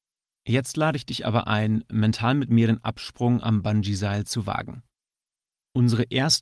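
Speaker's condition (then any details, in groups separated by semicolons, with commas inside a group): No condition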